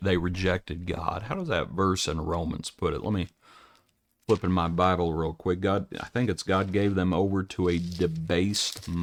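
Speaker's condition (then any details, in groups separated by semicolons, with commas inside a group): No condition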